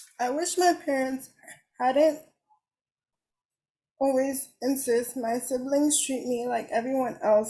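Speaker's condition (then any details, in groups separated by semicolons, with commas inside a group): Cerebral palsy; cerebral palsy, uses wheelchair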